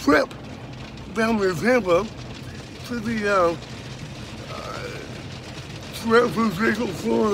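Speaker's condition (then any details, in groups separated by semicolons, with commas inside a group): Dystonia; very bad day, frequent bad days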